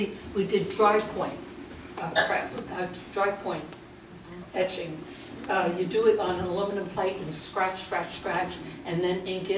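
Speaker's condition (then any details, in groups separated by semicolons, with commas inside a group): No condition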